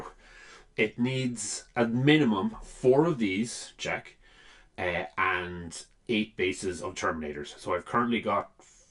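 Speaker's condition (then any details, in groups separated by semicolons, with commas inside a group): No condition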